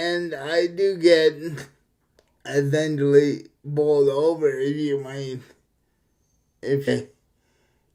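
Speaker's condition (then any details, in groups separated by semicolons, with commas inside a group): Cerebral palsy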